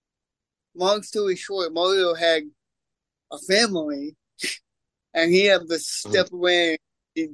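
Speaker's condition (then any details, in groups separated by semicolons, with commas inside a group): Cerebral palsy; congenital, lack of oxygen at birth, stroke-like state, left side of body, walks unassisted with limp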